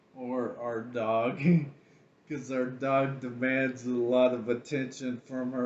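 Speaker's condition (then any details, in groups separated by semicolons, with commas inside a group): ALS; about two years since diagnosis, steadily progressing, power wheelchair; can still talk a little, breathing tests good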